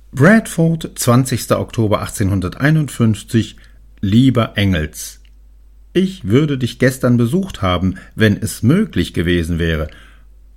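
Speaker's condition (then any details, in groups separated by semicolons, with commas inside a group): No condition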